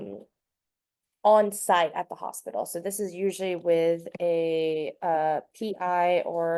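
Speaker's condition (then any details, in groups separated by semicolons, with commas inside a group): No condition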